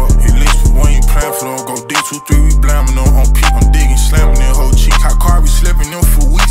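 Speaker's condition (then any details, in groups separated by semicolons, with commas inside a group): No condition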